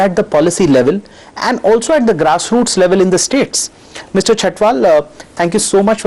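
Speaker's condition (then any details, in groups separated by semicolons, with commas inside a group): No condition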